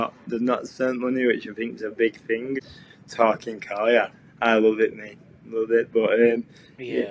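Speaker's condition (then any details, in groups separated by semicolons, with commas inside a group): Cerebral palsy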